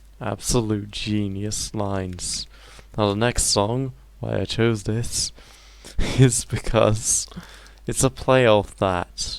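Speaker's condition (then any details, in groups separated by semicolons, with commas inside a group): No condition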